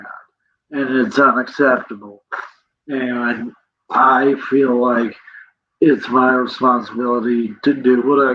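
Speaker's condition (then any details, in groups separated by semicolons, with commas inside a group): Cerebral palsy; present from birth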